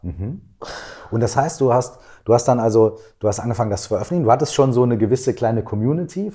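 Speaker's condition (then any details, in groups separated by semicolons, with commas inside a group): No condition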